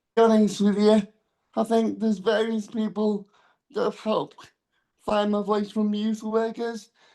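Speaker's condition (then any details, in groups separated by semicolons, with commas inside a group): Cerebral palsy; diagnosed around 10 months old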